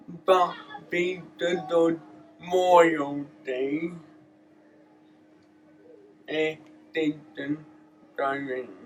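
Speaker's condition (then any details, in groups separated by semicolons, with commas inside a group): Cerebral palsy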